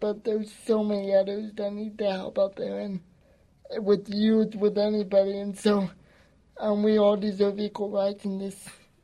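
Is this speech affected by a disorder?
Yes: cerebral palsy; mostly physical disability, wheelchair user, fatigues quickly, age 17; gentle, calm, strong voice.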